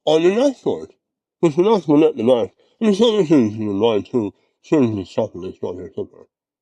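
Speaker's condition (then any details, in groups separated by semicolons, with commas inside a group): Mouth cancer surgery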